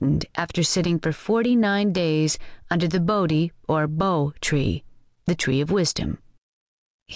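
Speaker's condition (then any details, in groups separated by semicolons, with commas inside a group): No condition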